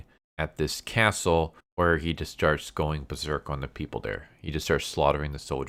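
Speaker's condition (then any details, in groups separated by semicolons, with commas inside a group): No condition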